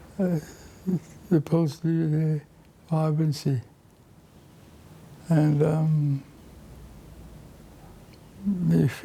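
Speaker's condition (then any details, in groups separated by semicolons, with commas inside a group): Parkinson's disease; exercise physiology for movement size, strength, mobility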